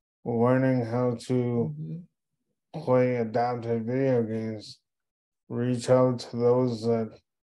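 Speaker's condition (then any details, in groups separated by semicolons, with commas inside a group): Cerebral palsy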